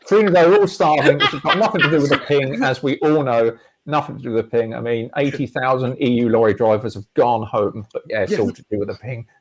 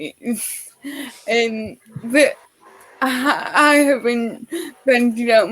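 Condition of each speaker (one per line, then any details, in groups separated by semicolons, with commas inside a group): No condition
Cerebral palsy; affects all four limbs, part-time wheelchair user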